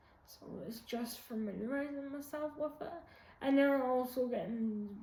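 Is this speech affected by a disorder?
Yes: quadriplegic cerebral palsy, severe.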